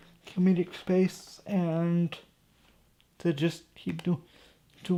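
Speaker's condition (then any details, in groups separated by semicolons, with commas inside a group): Cerebral palsy; from birth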